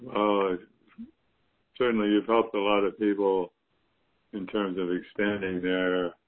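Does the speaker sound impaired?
Yes: Parkinson's disease; past acupuncture without benefit; symptoms worsened by recent stressful move, just started Chinese herbal tonics, acupuncture planned by Korean practitioner.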